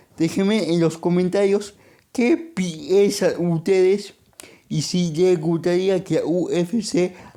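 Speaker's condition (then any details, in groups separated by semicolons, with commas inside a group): Cerebral palsy; monthly medication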